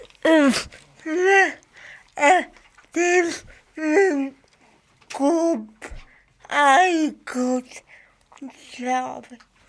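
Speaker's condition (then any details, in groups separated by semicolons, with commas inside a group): Cerebral palsy; from birth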